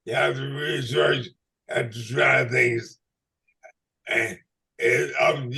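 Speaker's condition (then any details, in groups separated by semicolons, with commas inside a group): ALS/MND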